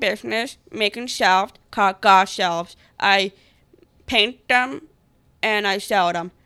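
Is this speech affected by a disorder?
Yes: Down syndrome; reads prepared pro-life speech aloud on podcast.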